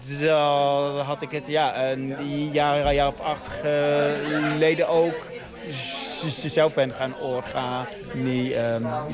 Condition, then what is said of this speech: Stuttering. Het is ook voor de luisteraar, die mensen die nu luisteren, een oefening in geduld.